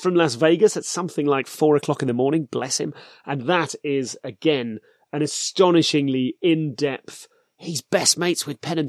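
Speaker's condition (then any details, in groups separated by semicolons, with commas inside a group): No condition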